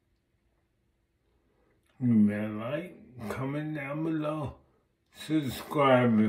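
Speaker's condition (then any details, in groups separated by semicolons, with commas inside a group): Multiple sclerosis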